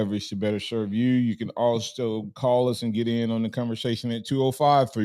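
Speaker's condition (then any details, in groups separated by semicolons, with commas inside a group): No condition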